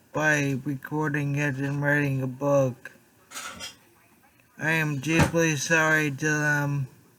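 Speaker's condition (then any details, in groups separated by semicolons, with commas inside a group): Traumatic brain injury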